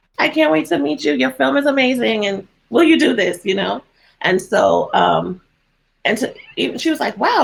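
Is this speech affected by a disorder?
No.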